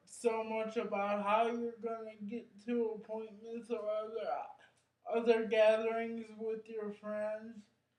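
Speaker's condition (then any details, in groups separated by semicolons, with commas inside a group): Cerebral palsy; brain injury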